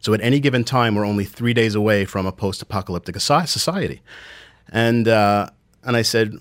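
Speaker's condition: No condition

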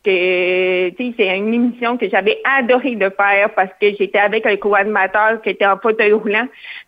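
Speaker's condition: Hearing loss, cochlear implant; uses interpreters and special education support, relies on lip reading, masks hinder understanding

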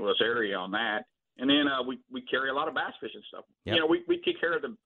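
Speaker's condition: No condition

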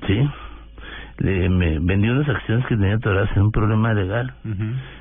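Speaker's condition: Parkinson's disease; past stooped posture, marked loss of physical strength; under care of leading Colombian Parkinson's neurologist, running and tennis exercise prescribed; voice sometimes trembles, sometimes not understood at all

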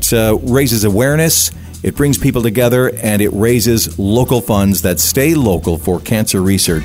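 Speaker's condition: No condition

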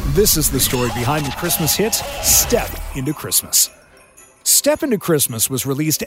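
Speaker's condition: No condition

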